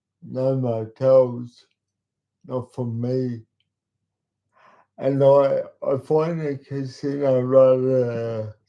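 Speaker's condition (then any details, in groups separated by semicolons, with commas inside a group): Cerebral palsy; talks slowly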